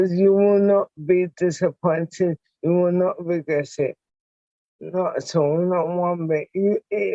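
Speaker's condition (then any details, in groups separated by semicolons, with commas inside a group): Motor neuron disease; diagnosed 18 months ago, fatigue, stiff joints and muscles; speech affected, audibly unclear, reportedly clearer over two months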